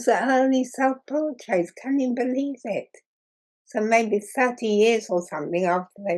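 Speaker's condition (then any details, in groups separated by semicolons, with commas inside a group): Muscular dystrophy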